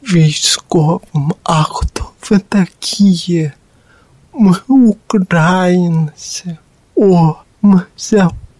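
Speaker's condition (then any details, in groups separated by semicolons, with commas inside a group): Cerebral palsy; parents told would die within three weeks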